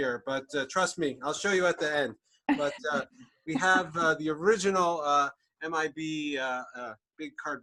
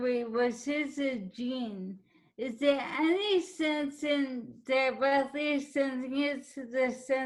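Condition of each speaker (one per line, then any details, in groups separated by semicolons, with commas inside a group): No condition
ALS; affected speech, may be hard to understand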